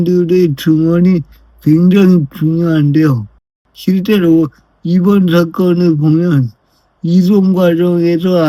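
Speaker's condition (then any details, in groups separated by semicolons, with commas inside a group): Brain lesion disability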